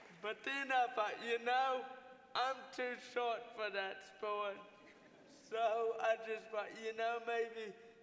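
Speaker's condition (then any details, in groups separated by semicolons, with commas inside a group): Cerebral palsy; from birth, uses wheelchair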